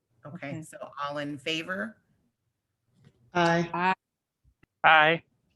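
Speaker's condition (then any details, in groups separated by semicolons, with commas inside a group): No condition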